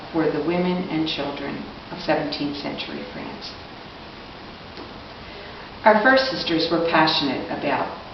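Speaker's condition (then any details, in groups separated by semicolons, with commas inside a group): No condition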